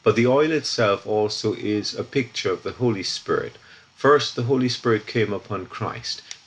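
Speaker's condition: No condition

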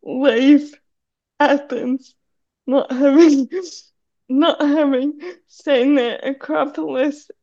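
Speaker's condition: Cerebral palsy; needs hand to hold on steep stairs

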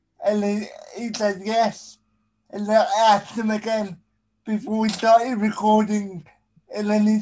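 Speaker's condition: Spastic quadriplegic cerebral palsy; affects basically everything, arms and legs affected, can use only one hand; able to communicate, stutters a lot, worse when distracted by several things

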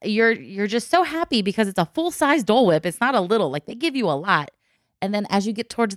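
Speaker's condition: No condition

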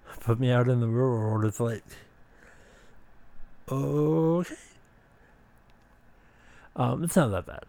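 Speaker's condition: Speech impediment

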